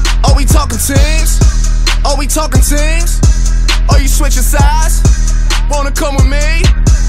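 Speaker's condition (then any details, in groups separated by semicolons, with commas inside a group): No condition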